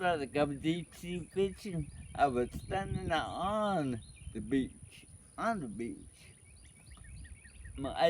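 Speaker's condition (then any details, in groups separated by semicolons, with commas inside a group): Cerebral palsy; affects walking, unsteady gait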